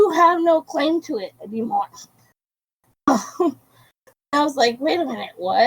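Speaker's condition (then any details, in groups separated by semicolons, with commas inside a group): Cerebral palsy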